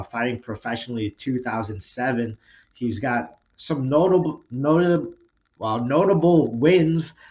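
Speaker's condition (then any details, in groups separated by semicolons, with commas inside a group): No condition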